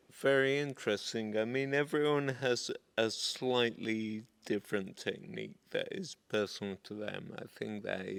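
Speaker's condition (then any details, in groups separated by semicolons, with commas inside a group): Multiple sclerosis, progressive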